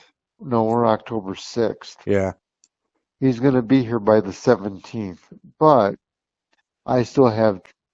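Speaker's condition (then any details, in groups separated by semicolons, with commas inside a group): Cerebral palsy; since birth; walked with crutches long time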